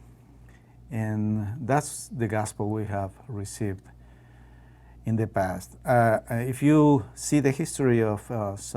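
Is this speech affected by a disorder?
No.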